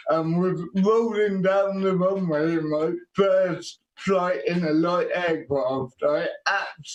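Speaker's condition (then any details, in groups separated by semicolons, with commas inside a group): Quadriplegic cerebral palsy; quadriplegic form, birth injury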